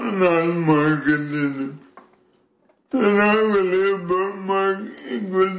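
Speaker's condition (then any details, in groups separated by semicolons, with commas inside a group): Cerebral palsy; quadriplegic, uses custom adaptive specialty bike for exercise for past 23 years; age 54; speaks in short phrases, each repeated aloud by companion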